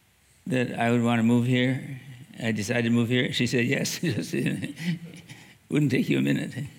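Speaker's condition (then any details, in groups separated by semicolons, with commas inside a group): Parkinson's disease; mild left hand tremor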